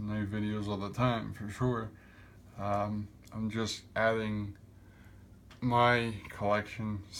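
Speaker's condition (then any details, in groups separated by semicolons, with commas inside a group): Cerebral palsy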